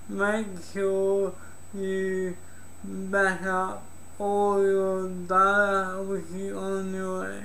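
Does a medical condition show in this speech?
Yes: cerebral palsy.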